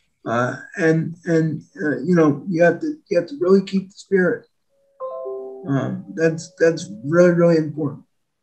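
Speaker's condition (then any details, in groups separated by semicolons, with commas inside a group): Spastic quadriplegic cerebral palsy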